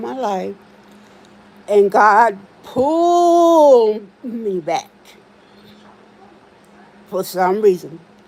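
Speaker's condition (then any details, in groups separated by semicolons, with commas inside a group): Spinal neurosarcoidosis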